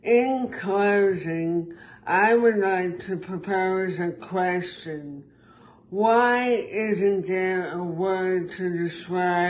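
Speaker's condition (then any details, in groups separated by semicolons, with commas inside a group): Traumatic brain injury; could not blow out candles for years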